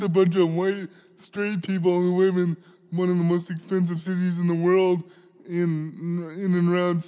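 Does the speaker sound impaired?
Yes: cerebral palsy; smokes a lot of cannabis.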